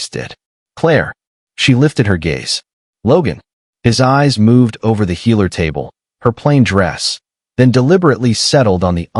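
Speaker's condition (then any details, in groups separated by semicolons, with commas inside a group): No condition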